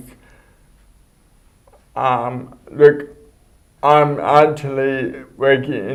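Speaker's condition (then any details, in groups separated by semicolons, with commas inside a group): Cerebral palsy; speech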